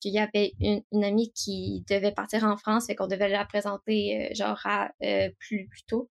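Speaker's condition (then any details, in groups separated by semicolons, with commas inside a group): Stuttering; stuttering diagnosed around age four, several speech therapists since primary school, therapy aided acceptance; age 18, much better in recent years, some less good days, harder at end of school year; may get stuck, some blocks during presentations, similar in English and French; repeated sounds, prolonged sounds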